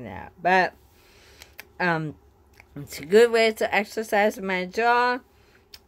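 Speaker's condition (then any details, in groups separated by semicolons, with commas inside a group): Bulbar ALS, bulbar onset; affects eating and speaking, frequent tongue biting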